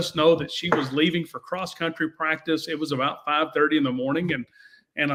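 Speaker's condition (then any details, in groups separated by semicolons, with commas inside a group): No condition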